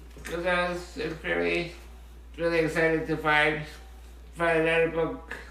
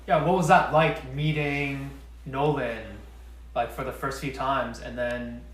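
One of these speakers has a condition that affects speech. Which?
The first: muscular dystrophy; diagnosed around age 6 or 7.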